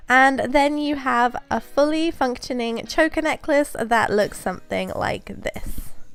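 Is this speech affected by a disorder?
No.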